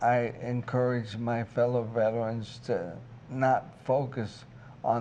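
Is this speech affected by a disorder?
Yes: ALS.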